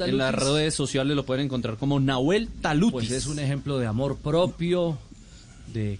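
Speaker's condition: No condition

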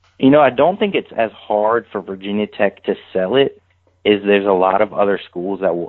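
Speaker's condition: No condition

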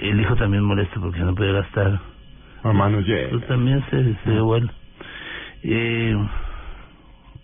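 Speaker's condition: Parkinson's disease; onset after returning to Bogotá

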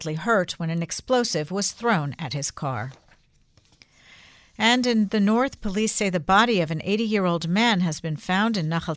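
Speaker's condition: No condition

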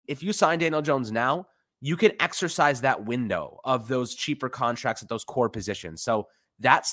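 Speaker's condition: No condition

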